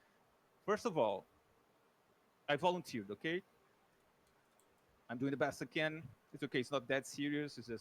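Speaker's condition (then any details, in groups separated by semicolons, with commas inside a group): No condition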